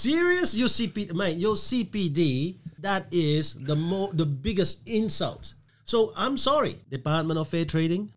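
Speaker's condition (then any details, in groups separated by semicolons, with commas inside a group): No condition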